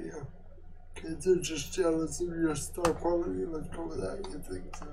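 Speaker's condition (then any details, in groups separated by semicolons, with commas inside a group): Quadriplegic cerebral palsy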